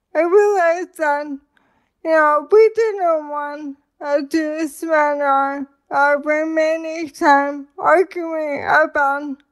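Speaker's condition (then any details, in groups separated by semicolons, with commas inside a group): ALS; slurred speech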